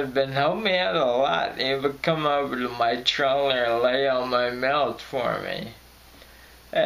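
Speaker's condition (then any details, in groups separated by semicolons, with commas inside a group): Friedreich's ataxia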